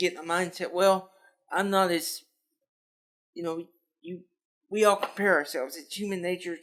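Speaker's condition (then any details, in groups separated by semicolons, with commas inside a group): Cerebral palsy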